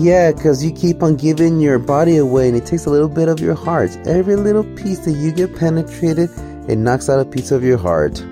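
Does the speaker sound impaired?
No.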